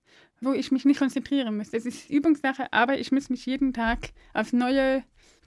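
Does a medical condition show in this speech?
Yes: deafness; deaf since birth, diagnosed by brainstem audiometry, suspected oxygen lack from cord around neck at birth; hearing aids worn in training, removed for deaf competitions, counts score aloud, uses hand signs; speaks very clearly, spoken language learned via early intervention, mother, Aachen deaf kindergarten, balloons.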